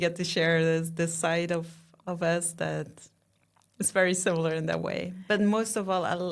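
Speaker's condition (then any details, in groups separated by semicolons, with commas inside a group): No condition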